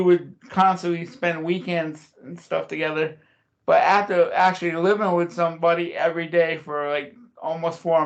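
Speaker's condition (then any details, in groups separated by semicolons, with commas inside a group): Cerebral palsy; since childhood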